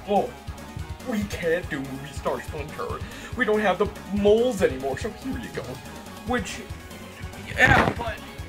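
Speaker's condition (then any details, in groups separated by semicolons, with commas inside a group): No condition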